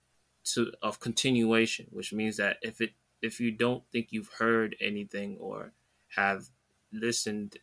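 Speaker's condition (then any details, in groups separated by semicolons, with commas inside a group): No condition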